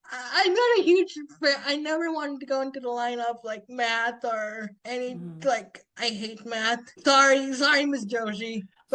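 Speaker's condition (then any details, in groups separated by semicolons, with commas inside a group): Spastic quadriplegic cerebral palsy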